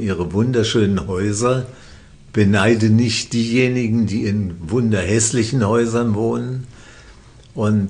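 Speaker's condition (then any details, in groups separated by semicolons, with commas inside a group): Parkinson's disease; first diagnosed by a psychiatrist, treated by professor Jens Volkmann in Würzburg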